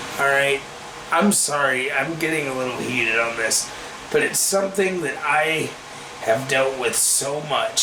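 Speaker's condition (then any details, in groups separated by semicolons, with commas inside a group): Cerebral palsy; takes medication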